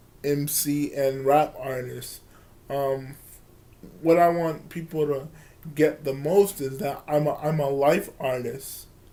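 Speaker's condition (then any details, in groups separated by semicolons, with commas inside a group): Cerebral palsy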